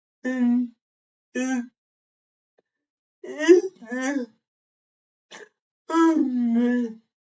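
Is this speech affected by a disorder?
Yes: cerebral palsy.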